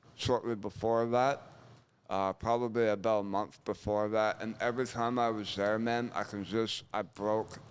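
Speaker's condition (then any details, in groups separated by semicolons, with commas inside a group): Gunshot injury to chin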